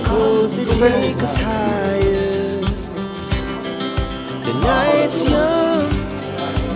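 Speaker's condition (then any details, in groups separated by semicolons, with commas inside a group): No condition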